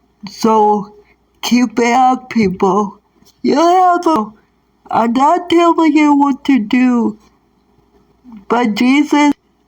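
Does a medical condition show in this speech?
Yes: cerebral palsy; present from birth.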